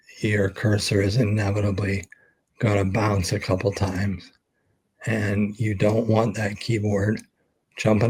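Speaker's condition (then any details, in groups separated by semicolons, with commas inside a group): ALS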